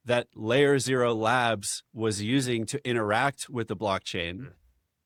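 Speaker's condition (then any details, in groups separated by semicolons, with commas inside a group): No condition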